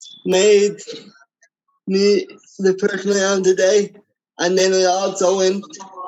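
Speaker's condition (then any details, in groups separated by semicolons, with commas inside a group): Cerebral palsy; wheelchair user since childhood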